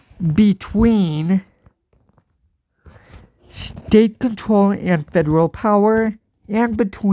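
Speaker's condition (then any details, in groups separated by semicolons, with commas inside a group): Cerebral palsy; from birth, walks with walker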